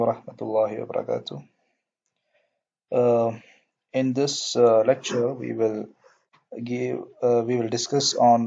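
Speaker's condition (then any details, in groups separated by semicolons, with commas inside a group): No condition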